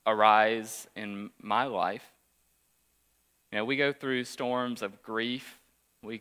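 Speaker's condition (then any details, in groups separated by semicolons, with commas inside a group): No condition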